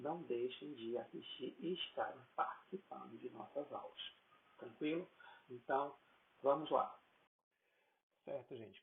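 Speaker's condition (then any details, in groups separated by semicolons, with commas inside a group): No condition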